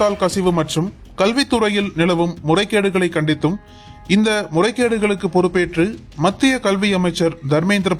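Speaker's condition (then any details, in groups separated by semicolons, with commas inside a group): No condition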